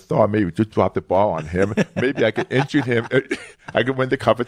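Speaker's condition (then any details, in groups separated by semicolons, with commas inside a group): Hearing loss; severe childhood speech impediment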